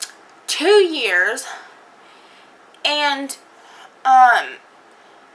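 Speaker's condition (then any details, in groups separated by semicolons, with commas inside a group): Cerebral palsy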